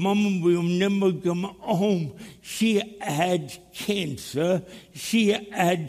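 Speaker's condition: Cerebral palsy; from birth, stillborn, born dead first 18 minutes of life; speech impediment

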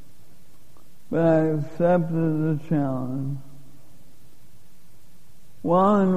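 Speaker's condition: Lou Gehrig's disease; given 3 to 5 years to live

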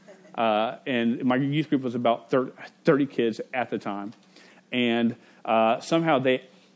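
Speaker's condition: Stutter; stutter since age five, persisting through adulthood; stutters while giving a talk to parents; at times blocks and cannot say own name; repeated sounds, blocks

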